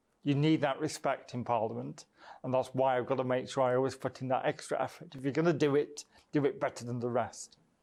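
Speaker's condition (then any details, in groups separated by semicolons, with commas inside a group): Cerebral palsy, mild; affects voice box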